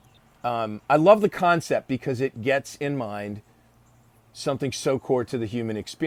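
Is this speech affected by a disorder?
No.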